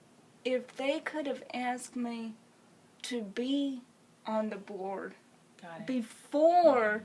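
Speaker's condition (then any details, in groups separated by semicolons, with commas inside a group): Cerebral palsy; congenital, uses wheelchair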